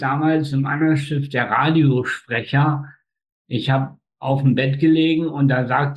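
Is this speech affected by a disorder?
Yes: spastic tetraparesis, spastic quadriplegia; birth injury, cord around neck, brain oxygen loss up to 15 minutes, four limbs, facial paralysis; speech control difficulties.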